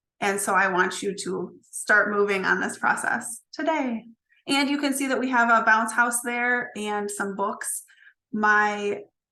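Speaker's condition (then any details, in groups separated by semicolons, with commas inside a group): No condition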